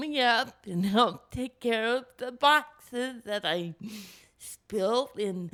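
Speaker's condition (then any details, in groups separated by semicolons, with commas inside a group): Cerebral palsy; from not breathing at birth, cognition unaffected; speaking hard, voice sounds unexpected to listeners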